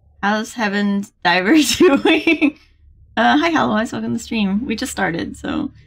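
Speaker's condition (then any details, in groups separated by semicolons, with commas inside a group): No condition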